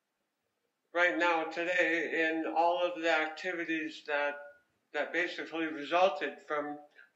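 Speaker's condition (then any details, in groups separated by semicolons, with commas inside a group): Head and neck cancer; 17-hour surgery, chemotherapy, radiation; about 4.5 years since diagnosis; relearned swallowing and speaking twice, feeding tube twice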